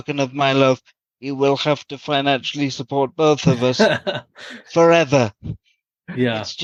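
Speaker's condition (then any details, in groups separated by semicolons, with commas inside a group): Cerebral palsy; from birth, very premature birth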